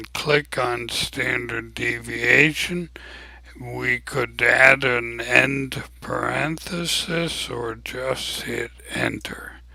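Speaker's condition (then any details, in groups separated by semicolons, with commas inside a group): ALS; abnormally slow voice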